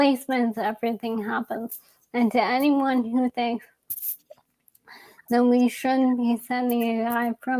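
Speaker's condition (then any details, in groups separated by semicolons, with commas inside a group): ALS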